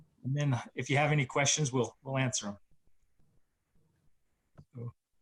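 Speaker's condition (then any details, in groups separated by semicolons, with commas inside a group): No condition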